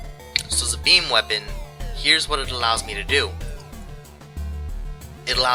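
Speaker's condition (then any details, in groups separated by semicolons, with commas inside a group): No condition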